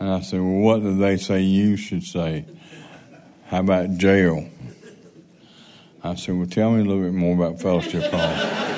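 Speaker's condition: Parkinson's

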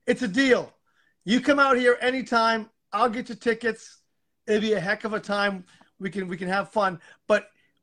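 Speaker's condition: No condition

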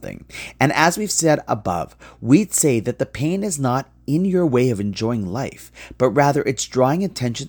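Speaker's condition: No condition

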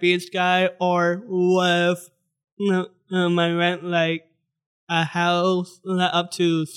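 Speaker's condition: Down syndrome

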